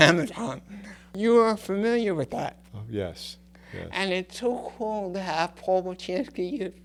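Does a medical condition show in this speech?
Yes: cerebral palsy.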